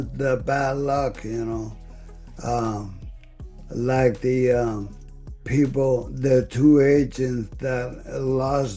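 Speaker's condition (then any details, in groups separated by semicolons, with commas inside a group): ALS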